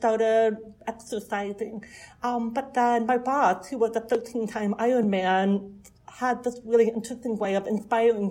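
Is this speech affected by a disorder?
Yes: deafness; hearing impaired; interview done in person instead of remotely because of hearing impairment, recorded on iPhone.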